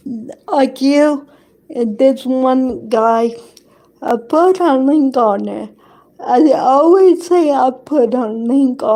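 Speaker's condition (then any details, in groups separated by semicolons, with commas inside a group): Cerebral palsy; affects hand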